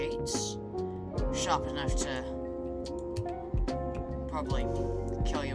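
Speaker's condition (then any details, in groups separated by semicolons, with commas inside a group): No condition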